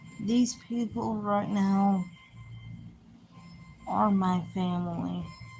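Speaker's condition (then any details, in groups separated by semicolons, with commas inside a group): Cerebral palsy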